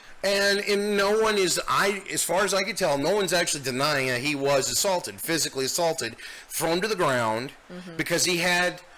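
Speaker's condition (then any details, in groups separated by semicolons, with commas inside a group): No condition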